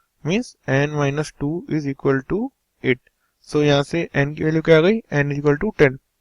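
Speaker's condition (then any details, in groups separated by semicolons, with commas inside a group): No condition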